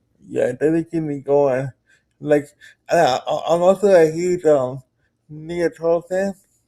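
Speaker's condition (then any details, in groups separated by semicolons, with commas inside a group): Cerebral palsy; present from birth, muscles do not work properly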